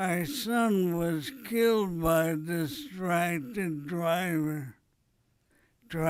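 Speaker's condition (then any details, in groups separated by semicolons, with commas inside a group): ALS; still able to speak despite expected voice loss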